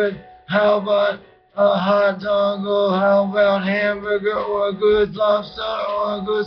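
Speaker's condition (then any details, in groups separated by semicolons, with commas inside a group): Brain injury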